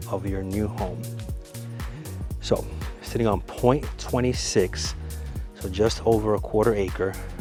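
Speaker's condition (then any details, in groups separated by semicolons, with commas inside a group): No condition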